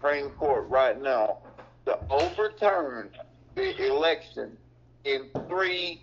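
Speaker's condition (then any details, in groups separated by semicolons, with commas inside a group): Cerebral palsy; previously off feet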